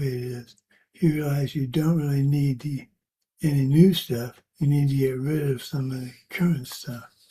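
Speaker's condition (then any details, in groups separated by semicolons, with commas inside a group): Parkinson's; age 73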